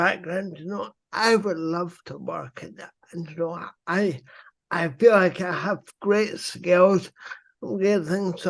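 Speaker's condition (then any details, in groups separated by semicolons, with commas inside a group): Cerebral palsy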